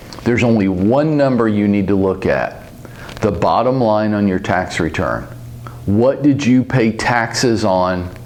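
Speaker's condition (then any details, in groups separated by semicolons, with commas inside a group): No condition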